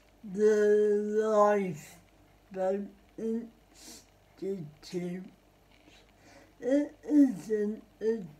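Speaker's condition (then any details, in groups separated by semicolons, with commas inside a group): Cerebral palsy; spastic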